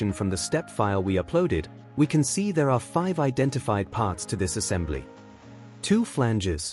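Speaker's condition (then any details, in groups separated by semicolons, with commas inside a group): No condition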